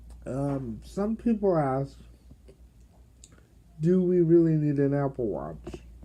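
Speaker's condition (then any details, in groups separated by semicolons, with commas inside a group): Cerebral palsy; reliable voice, uses voice control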